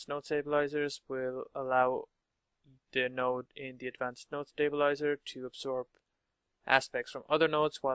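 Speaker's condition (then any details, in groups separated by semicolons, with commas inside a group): No condition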